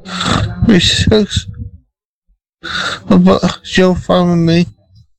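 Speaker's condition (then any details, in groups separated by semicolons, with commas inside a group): Stroke; stroke days ago, unable to use left side, extremely tired, in hospital, daily physiotherapy; struggling to speak, voice note recorded from hospital, emotional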